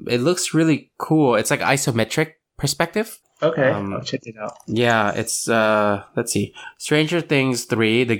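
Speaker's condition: No condition

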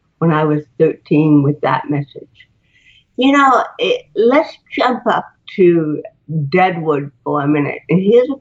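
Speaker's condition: Cerebral palsy; botox

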